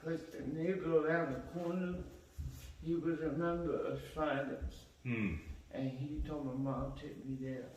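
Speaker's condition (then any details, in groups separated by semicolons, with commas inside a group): Cerebral palsy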